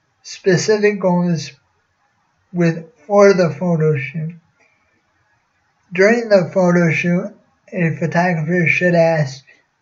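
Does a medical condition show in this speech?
Yes: cerebral palsy.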